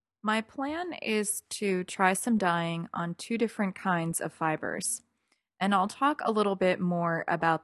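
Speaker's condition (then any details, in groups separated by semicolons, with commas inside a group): No condition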